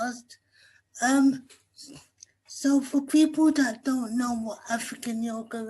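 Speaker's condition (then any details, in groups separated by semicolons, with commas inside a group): Cerebral palsy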